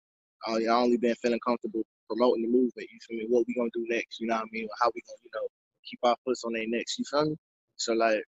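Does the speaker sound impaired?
No.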